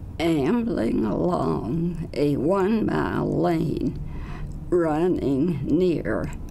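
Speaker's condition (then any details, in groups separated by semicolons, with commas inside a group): Adductor spasmodic dysphonia with tremor; adductor type, vocal folds close too tightly, tremor component; strained voice, intermittent tightness, audible vocal tremor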